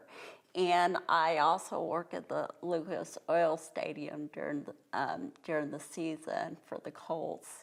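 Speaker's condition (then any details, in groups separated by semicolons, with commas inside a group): Cerebral palsy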